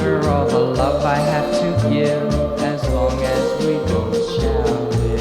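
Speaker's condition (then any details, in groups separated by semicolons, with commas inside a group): No condition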